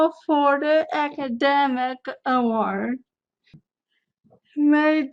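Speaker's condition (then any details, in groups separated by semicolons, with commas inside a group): Cerebral palsy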